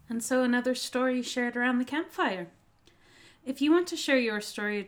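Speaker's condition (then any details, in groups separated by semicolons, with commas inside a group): No condition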